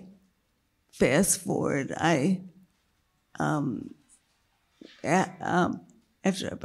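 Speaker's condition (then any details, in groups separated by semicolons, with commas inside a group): Multiple sclerosis; progressive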